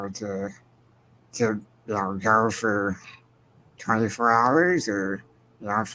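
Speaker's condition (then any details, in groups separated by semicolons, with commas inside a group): Spinal muscular atrophy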